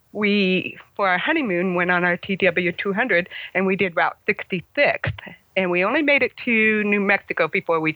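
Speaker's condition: Congenital hearing loss; about 75% hearing loss

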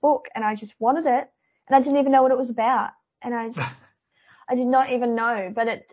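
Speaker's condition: Cleft palate; palate later stretched

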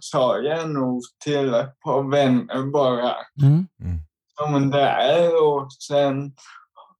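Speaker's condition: Cerebral palsy; visible disability

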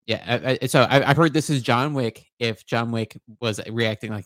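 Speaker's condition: No condition

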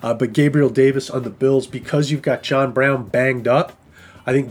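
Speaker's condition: No condition

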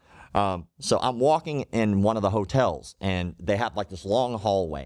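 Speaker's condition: Cleft lip and palate

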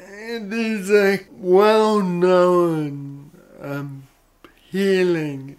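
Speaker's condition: Cerebral palsy; odd sort of voice

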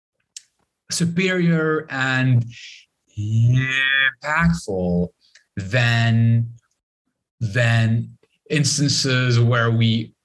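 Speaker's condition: Stutter; lifelong stutter, grew up stuttering in Lebanon, avoided speaking almost entirely for over 25 years; learned breathing technique to control stuttering, joined Toastmasters, speaks professionally, stand-up comedy; stutter may sound like internet problems, repeated fillers such as eh; repeated words, prolonged sounds, blocks

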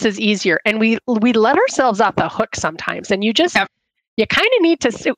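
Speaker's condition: No condition

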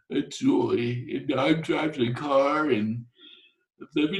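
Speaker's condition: Torsional dystonia; sudden onset eighth grade, rare muscle and nerve disease, torso twisting, wheelchair by senior year, colon surgery; voice difficult to understand at first, trouble pronouncing certain words, pauses to substitute other words

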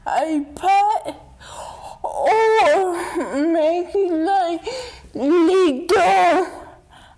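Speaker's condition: Dystonia; wheelchair user

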